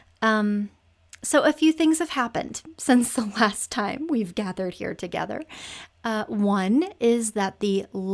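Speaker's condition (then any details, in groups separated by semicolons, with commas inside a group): No condition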